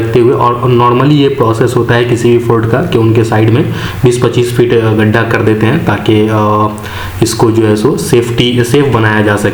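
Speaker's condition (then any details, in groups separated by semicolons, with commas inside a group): No condition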